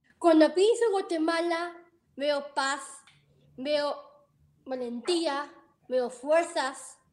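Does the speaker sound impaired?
Yes: Down syndrome; present from birth, heart surgery; about 21 years since birth, ongoing therapies.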